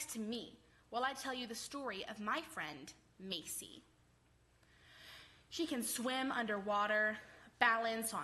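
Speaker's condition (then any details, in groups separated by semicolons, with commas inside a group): No condition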